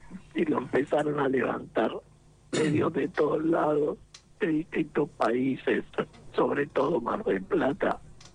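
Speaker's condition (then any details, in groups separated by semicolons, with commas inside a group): Laryngectomy, esophageal speech; esophageal voice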